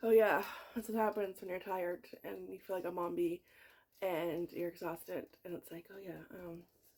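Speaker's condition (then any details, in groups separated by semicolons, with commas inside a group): No condition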